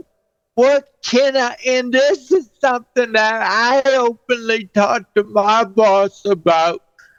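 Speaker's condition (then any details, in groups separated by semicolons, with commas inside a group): Cerebral palsy; present since birth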